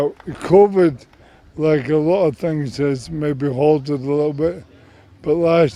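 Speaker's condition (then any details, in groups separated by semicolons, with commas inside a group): MND; about 4.5 years since diagnosis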